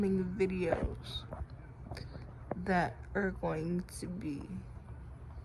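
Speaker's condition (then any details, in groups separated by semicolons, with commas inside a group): Cerebral palsy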